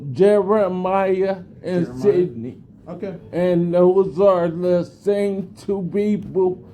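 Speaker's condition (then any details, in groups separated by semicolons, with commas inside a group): Cerebellar degeneration and ataxia; seriously disabled, progressive; slow speech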